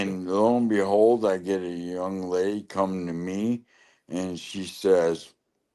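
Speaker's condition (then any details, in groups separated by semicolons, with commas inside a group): Lou Gehrig's disease (ALS)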